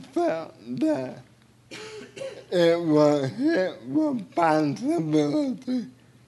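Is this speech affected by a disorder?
Yes: cerebral palsy; a little difficult.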